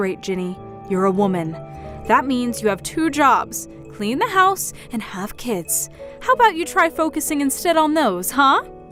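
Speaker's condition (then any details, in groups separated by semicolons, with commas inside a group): No condition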